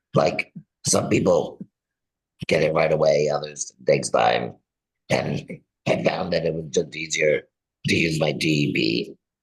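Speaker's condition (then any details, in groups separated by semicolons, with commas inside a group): Laryngectomy; total laryngectomy and glossectomy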